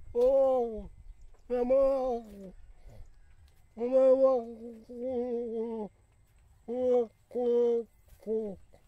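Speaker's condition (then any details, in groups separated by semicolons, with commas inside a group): Dystonia, hereditary; speech affected, mouth twists involuntarily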